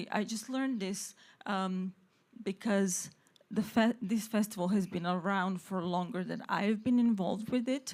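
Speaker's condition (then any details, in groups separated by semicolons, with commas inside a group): No condition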